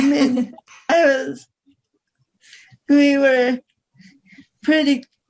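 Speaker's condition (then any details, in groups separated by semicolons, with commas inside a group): Cerebral palsy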